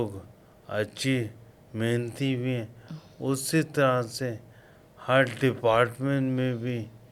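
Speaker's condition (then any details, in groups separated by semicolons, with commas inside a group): Coma after road accident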